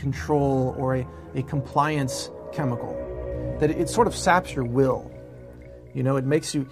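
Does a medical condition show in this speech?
No.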